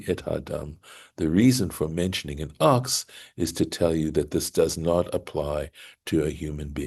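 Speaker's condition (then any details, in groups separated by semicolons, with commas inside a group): No condition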